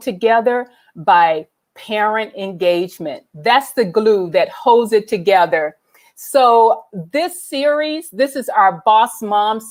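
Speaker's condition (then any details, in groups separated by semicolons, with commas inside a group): No condition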